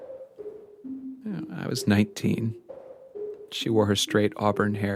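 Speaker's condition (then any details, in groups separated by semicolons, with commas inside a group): No condition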